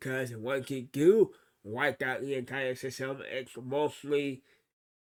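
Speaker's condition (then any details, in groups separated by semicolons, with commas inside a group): Cerebral palsy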